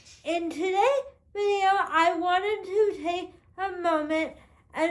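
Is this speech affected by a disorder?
Yes: cerebral palsy, spastic.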